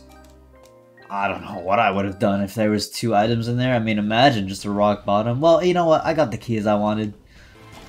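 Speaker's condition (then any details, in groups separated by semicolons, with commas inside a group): No condition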